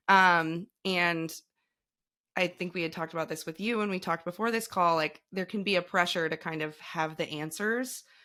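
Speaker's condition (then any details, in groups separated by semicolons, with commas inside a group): No condition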